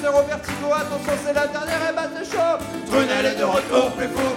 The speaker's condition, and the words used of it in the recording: None; typical speech.